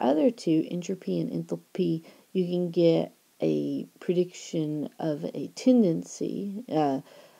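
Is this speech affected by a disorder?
No.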